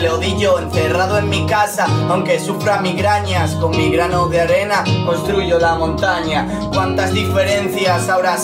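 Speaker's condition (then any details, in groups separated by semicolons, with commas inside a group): No condition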